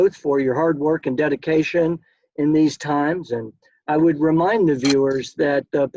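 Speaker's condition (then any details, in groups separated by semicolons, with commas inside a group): No condition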